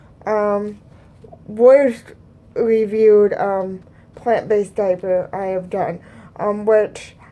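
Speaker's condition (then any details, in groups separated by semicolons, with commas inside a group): Cerebral palsy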